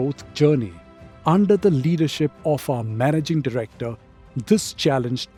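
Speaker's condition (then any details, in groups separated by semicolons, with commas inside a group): No condition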